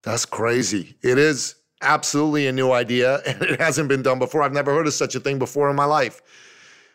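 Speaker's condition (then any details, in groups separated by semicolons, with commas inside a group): No condition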